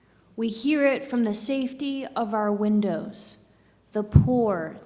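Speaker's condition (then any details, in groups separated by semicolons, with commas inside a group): No condition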